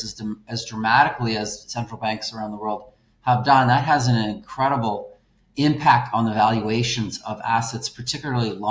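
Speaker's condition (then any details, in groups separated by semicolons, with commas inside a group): No condition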